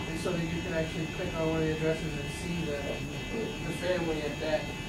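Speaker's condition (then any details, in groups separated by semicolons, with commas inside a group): No condition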